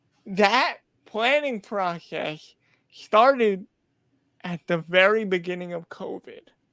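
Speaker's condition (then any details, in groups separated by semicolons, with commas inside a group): Cerebral palsy; uses a wheelchair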